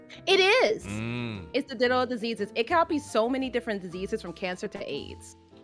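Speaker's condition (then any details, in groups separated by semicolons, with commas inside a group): No condition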